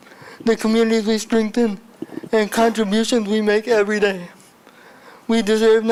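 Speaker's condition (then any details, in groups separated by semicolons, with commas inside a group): Cerebral palsy; present from birth, uses wheelchair; speech sounds a little different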